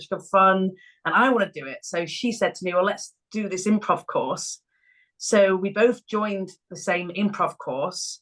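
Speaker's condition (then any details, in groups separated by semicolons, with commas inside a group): No condition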